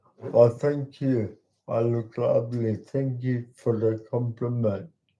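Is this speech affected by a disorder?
Yes: cerebral palsy; talks slowly.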